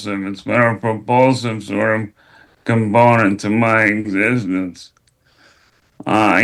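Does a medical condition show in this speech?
Yes: ALS.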